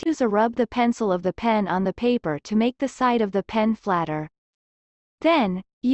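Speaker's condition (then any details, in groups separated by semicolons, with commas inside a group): No condition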